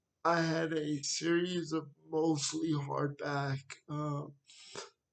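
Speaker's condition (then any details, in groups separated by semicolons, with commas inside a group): Cerebral palsy; wheelchair, needs transfer help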